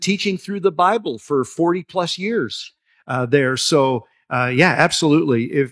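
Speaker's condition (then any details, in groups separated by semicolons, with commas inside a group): No condition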